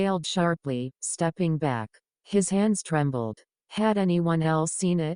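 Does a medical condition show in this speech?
No.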